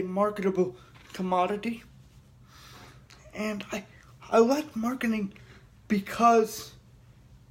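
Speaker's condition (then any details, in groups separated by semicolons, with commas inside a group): Cerebral palsy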